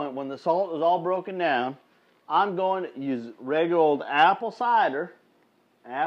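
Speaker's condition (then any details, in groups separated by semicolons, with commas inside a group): No condition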